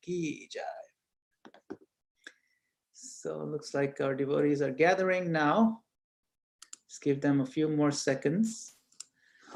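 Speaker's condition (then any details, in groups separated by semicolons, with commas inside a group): No condition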